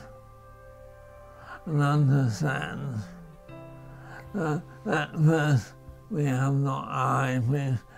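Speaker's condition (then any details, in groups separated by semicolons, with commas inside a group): Primary lateral sclerosis (MND), PLS; rarest motor neuron disease form, very slow progressing; symptoms began 14 years ago; voice affected early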